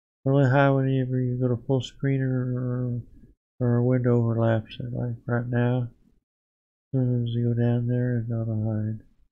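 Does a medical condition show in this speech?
Yes: Parkinson's disease.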